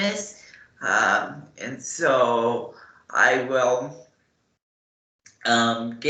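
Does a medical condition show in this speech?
Yes: cerebral palsy; morning medication.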